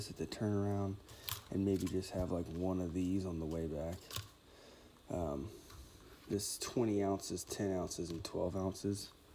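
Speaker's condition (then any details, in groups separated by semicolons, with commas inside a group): No condition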